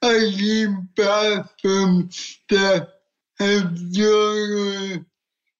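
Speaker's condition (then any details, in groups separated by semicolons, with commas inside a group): Cerebral palsy; adapted wheelchair boxer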